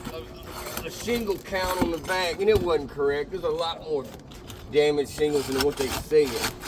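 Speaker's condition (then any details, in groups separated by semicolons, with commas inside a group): No condition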